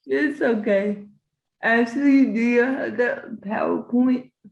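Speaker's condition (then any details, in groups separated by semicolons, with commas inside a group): Cerebral palsy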